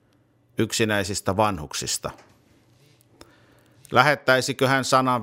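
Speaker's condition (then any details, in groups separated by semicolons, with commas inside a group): No condition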